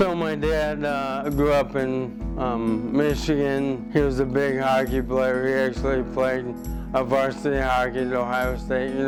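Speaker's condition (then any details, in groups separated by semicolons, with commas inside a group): ALS; slurred, poor speech, expects to lose speech entirely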